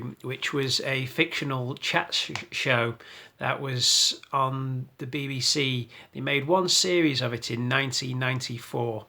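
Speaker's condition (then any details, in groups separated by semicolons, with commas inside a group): No condition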